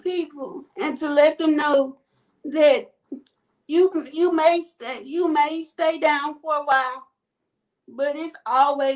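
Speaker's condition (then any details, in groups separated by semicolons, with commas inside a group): Cerebral palsy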